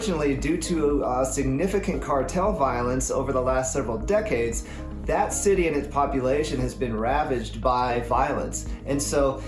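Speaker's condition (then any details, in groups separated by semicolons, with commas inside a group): No condition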